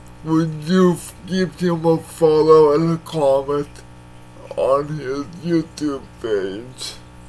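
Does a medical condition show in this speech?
Yes: cerebral palsy.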